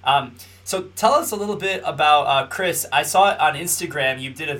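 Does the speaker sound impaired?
No.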